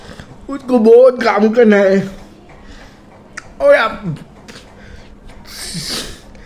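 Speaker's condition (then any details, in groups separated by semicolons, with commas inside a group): Cerebral palsy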